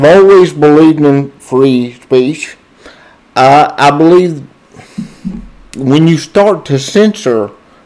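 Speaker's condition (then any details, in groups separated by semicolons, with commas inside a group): Cerebral palsy, spastic diplegia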